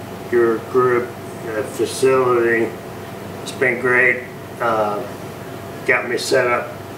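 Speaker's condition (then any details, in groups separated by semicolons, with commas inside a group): ALS; legs affected; major leg weakness, stem cell therapy, physical therapy, nerve injections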